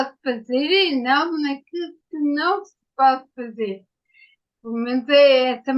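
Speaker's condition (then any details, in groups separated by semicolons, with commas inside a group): Ataxia after brain injury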